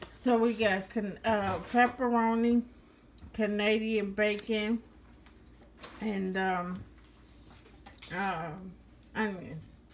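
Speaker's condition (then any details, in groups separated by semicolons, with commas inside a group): ALS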